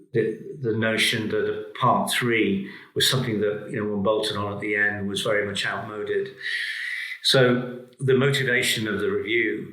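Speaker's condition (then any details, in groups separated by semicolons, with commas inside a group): No condition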